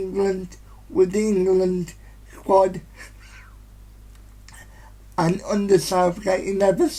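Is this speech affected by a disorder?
Yes: cerebral palsy.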